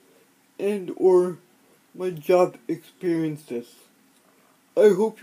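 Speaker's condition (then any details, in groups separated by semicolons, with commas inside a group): Cerebral palsy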